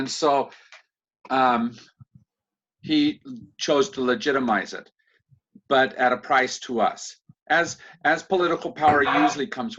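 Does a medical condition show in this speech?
No.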